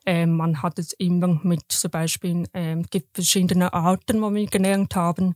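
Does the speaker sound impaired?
Yes: deafness, congenital; raised oral, intensive hearing and speech therapy, lip reading, felt therapist's vibrations to learn sounds.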